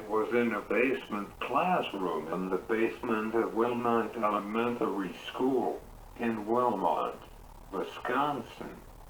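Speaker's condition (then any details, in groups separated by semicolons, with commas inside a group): Cerebral palsy; uses wheelchair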